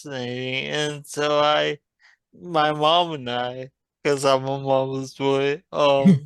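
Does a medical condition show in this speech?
Yes: traumatic brain injury.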